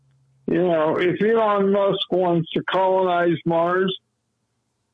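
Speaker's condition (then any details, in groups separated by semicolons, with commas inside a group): Cerebral palsy; lifelong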